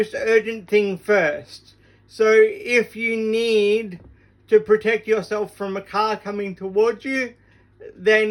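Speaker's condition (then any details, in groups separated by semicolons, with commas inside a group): Cerebral palsy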